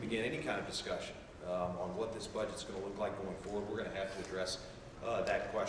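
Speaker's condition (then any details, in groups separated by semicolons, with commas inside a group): No condition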